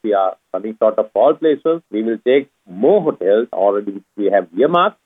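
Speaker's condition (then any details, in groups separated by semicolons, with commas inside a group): No condition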